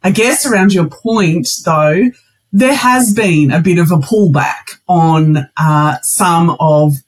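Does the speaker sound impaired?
No.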